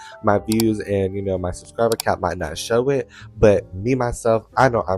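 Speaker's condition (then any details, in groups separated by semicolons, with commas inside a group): No condition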